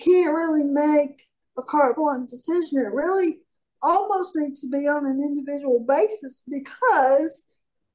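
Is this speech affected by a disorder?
Yes: cerebral palsy; highly mobile.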